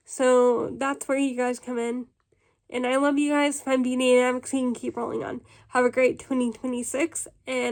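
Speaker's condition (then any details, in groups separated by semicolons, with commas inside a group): Cerebral palsy, spastic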